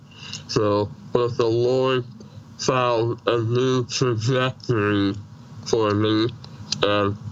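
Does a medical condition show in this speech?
Yes: Treacher Collins syndrome; congenital, severe cleft palate, emergency tracheotomy at birth, born deaf, no ears, maxillofacial surgeries into adulthood.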